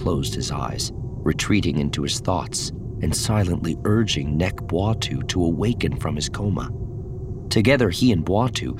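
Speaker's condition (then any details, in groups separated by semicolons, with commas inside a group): No condition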